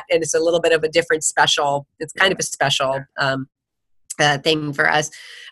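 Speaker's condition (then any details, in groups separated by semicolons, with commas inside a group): No condition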